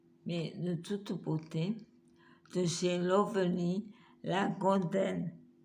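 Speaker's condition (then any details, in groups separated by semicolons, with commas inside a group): Multiple sclerosis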